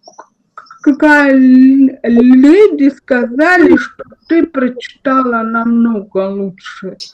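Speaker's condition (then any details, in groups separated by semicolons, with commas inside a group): Cerebral palsy, spastic diplegia; caused by birth trauma; more or less stable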